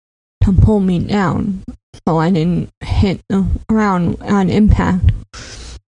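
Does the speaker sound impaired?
Yes: cleft palate; congenital, affected ears, teeth and nose, 5 or 6 ear tubes for lifelong chronic ear infections; ongoing ear trouble; predicted at birth mute or severely impeded, speech classes once or twice weekly through elementary school.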